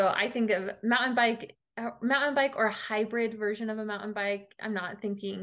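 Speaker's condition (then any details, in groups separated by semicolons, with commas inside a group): No condition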